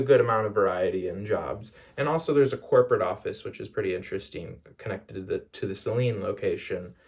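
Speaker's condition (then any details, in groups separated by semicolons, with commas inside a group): No condition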